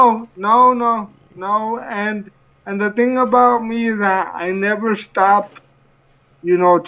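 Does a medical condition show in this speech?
Yes: cerebral palsy; from birth.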